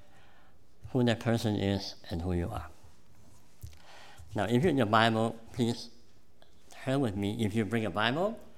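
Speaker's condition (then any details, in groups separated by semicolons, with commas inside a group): Cleft palate; present from birth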